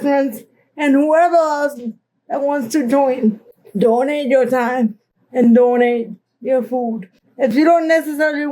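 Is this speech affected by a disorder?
Yes: cerebral palsy; present from birth.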